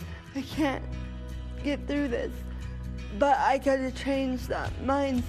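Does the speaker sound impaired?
Yes: cerebral palsy; congenital, born under 2 pounds, first 2 months on ventilator, wheelchair user since childhood; propels specially designed wheelchair with hand levers up Rocky Mountains trail, Colorado.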